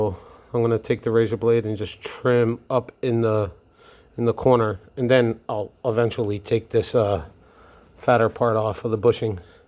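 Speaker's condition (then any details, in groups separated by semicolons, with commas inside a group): No condition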